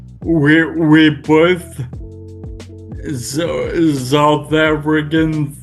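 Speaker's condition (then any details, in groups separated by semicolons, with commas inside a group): Friedreich's ataxia; spasticity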